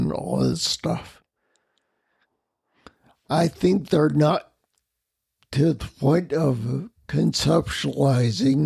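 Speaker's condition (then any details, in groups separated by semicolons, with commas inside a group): Spinocerebellar ataxia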